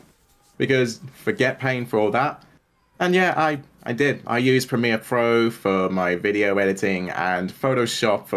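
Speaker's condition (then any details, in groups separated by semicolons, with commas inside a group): No condition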